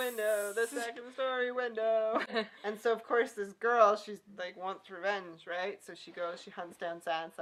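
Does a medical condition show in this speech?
No.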